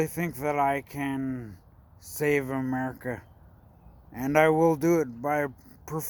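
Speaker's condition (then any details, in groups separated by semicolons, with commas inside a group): Brain injury; right-side head impact, left side spastic and uncoordinated, right milder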